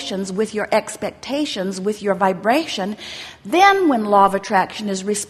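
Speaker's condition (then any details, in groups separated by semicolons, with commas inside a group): No condition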